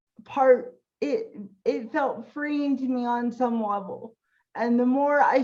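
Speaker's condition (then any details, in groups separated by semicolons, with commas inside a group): Cerebral palsy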